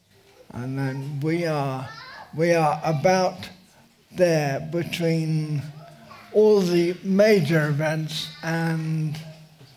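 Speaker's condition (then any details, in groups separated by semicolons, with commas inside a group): Motor neurone disease; uses wheelchair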